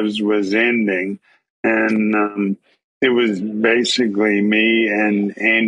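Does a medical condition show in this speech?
Yes: ALS.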